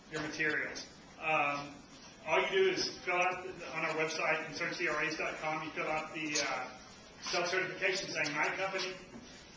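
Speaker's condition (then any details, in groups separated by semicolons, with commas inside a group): No condition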